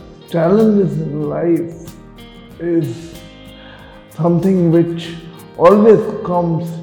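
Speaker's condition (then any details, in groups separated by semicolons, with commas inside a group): Cerebral palsy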